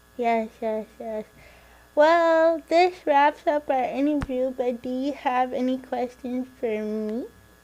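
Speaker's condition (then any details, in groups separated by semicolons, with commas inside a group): Cerebral palsy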